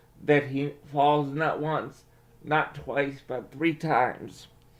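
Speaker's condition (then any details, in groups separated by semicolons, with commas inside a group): Cerebral palsy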